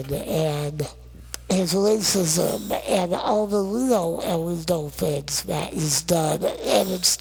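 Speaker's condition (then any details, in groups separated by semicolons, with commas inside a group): Non-progressive muscular dystrophy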